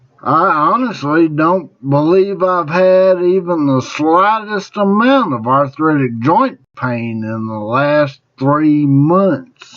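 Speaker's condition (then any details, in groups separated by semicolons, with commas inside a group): Traumatic brain injury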